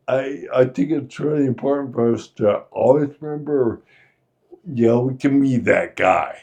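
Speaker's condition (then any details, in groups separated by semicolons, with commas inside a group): Friedreich's ataxia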